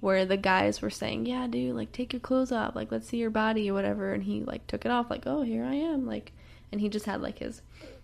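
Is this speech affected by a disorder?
No.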